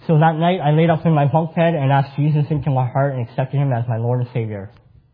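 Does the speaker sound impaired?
Yes: cleft palate; congenital cleft palate.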